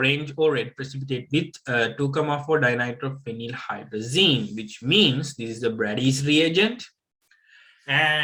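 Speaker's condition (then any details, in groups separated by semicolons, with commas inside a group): No condition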